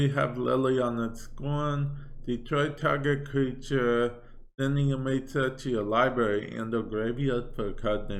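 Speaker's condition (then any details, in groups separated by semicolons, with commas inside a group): Cerebral palsy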